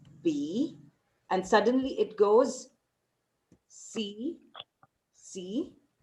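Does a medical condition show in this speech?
No.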